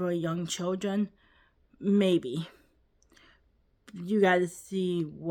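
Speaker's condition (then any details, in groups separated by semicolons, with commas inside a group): Cerebral palsy, quadriplegic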